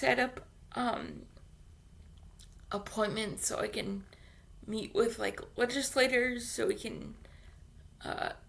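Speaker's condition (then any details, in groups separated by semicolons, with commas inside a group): Cerebral palsy; infant ventilator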